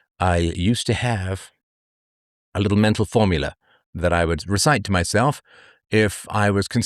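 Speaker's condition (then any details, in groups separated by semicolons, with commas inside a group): No condition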